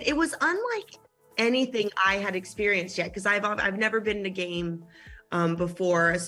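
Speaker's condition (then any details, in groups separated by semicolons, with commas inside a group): No condition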